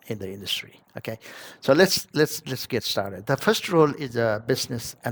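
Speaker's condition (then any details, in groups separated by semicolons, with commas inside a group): No condition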